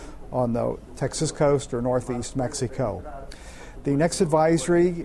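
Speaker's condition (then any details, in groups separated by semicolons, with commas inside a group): No condition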